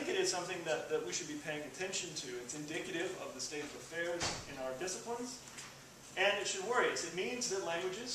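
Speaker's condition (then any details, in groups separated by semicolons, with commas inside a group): No condition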